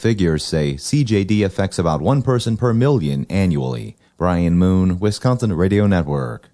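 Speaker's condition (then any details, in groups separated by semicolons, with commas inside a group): No condition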